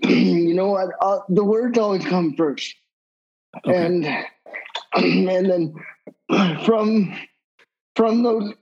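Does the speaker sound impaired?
Yes: cerebral palsy; wheelchair user.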